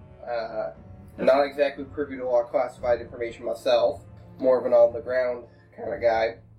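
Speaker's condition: No condition

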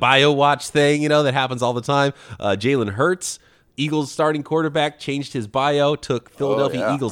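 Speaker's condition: No condition

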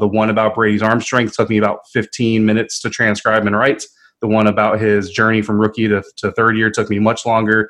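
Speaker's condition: No condition

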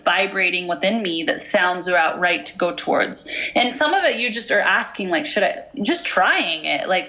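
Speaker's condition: No condition

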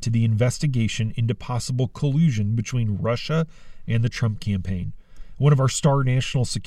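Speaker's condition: No condition

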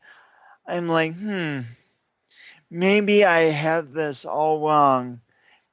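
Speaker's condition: Cerebral palsy; substantial coordination difficulties since childhood, speech impediment developed while growing

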